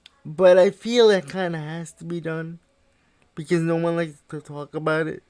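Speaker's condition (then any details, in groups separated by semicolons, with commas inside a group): Cerebral palsy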